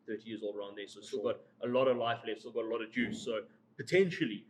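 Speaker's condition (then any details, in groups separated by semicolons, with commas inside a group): No condition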